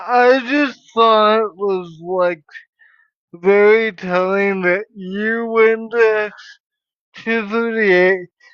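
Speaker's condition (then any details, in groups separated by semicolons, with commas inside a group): Cerebral palsy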